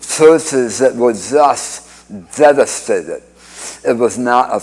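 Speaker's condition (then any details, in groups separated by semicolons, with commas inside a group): Speech impediment after cancer surgery; radiation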